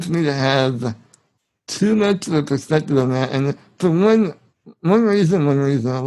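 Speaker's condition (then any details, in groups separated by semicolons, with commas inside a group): Spinal muscular atrophy; genetic, from birth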